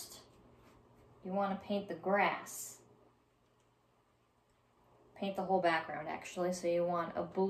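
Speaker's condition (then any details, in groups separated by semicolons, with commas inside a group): No condition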